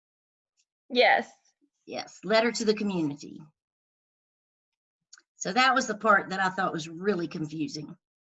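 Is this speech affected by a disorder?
No.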